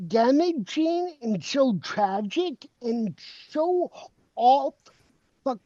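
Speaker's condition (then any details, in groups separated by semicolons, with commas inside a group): Cerebral palsy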